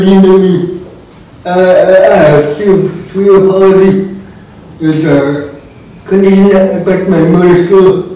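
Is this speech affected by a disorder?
Yes: cerebral palsy.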